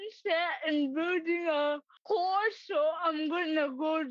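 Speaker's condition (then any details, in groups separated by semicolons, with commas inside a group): Cerebral palsy; no longer takes medication, treated at age 8, arms opened up lately, slow typing, extra exam time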